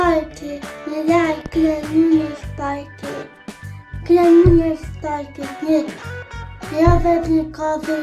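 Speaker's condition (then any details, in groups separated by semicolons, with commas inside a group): Cerebral palsy; cannot walk independently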